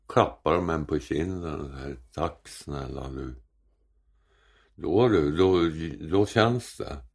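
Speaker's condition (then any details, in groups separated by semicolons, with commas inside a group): Tongue cancer; half of tongue surgically removed for cancer, two teeth extracted, dental problems after surgery, radiation treatment, later received teeth; constant sore feeling in mouth, like a wound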